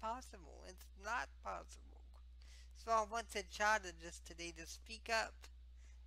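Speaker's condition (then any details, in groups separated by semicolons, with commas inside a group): Spastic cerebral palsy; quadriplegic, affects hands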